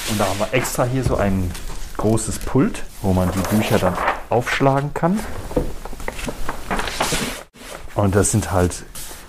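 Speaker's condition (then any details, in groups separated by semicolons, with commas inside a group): No condition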